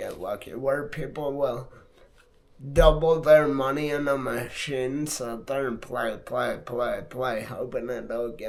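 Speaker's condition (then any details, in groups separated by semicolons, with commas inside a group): Multiple sclerosis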